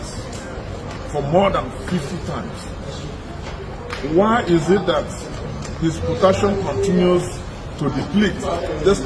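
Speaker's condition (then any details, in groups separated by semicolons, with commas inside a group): No condition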